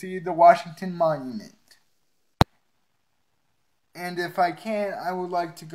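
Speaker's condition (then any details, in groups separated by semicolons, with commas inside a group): Cerebral palsy; uses wheelchair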